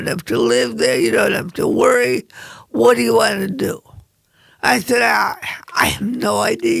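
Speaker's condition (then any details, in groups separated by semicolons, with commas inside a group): Cerebral palsy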